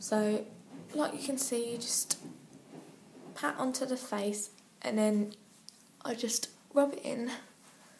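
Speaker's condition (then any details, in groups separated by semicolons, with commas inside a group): No condition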